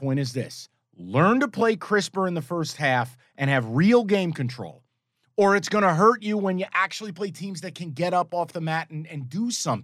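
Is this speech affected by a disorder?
No.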